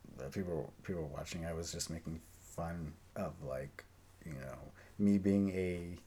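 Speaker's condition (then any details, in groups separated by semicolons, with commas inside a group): No condition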